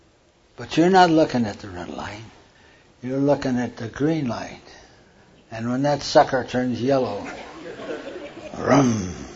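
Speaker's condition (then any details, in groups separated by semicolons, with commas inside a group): Parkinson's; diagnosed 14 years ago by neurologist in Lincoln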